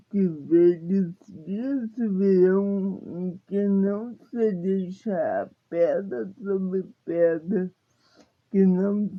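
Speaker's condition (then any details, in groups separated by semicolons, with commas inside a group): Paralysis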